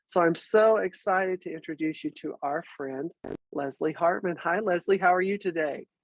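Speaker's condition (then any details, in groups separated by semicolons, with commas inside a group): No condition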